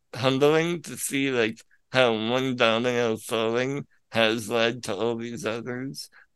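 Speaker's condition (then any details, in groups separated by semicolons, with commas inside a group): Spinal muscular atrophy; wheelchair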